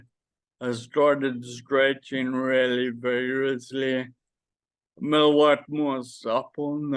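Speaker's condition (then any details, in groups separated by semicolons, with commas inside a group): Friedreich's ataxia; diagnosed at age 16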